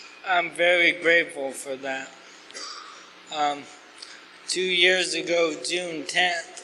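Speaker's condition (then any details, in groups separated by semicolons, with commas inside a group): ALS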